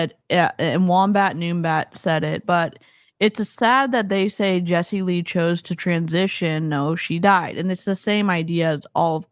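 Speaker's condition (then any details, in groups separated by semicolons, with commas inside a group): No condition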